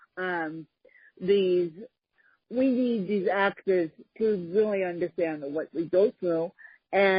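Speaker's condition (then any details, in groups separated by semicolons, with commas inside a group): Hemiplegic cerebral palsy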